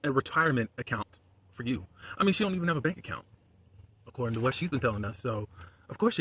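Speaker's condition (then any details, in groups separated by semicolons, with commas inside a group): No condition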